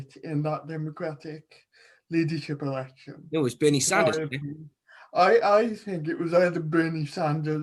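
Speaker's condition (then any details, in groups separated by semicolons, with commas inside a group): Cerebral palsy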